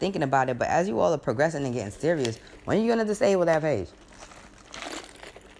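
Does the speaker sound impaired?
No.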